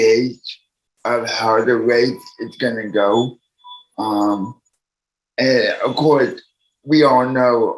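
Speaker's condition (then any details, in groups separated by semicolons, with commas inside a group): Cerebral palsy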